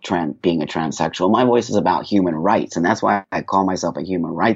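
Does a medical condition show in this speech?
No.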